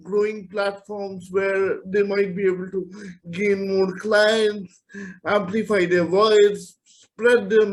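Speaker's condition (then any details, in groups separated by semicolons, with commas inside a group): Cerebral palsy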